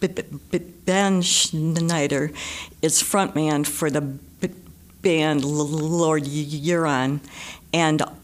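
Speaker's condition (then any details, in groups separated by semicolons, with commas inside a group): Stutter; stutter persisting despite much of life trying to stop, described as incurable; severe stutter, stutters a lot; struggles to speak; repeated sounds, prolonged sounds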